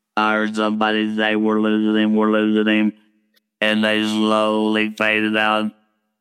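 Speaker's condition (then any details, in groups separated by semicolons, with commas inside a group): Laryngectomy; electric wand held to throat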